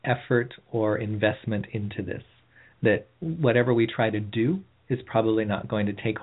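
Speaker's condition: No condition

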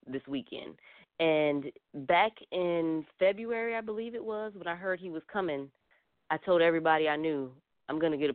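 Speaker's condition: No condition

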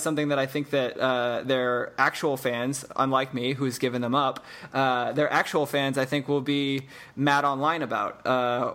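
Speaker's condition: No condition

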